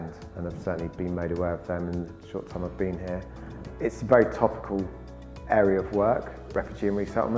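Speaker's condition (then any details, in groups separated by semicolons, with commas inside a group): No condition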